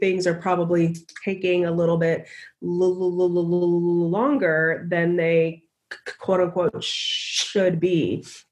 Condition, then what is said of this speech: Stuttering. But I come at it from the perspective of a person who stutters.